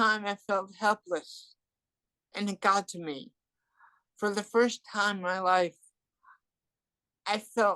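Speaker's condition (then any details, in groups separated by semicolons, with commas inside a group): Cerebral palsy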